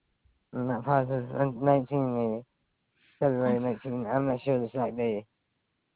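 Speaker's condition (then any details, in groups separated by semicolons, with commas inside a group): Stroke; past stroke, lasting speech impairment, considers self partly disabled; impaired speech from stroke, speech kind of messed up, limits public-facing work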